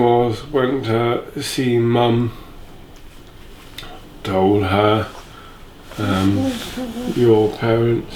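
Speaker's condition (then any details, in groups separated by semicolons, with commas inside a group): Motor neurone disease; affects speech and walking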